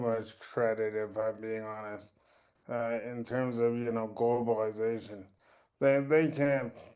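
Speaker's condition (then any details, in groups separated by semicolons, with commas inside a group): Cerebral palsy; since birth, birth complications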